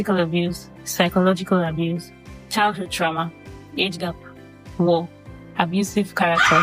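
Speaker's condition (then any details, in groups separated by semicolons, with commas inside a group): No condition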